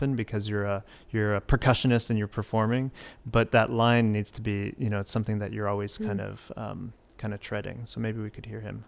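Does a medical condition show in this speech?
No.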